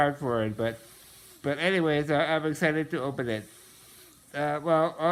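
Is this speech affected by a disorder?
Yes: muscular dystrophy, Duchenne.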